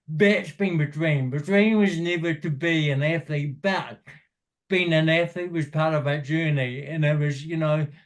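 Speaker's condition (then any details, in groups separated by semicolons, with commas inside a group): Cerebral palsy; speech therapy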